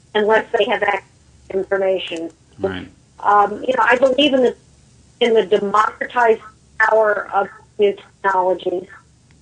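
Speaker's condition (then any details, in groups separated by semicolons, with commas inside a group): No condition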